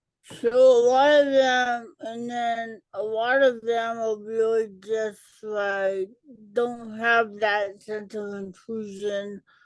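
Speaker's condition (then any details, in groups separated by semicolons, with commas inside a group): Cerebral palsy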